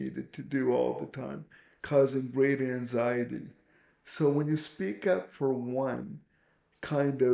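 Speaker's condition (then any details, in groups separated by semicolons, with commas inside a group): Cerebral palsy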